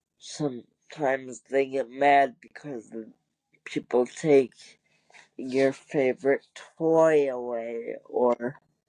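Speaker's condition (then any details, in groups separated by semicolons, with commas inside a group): Cerebral palsy; wheelchair user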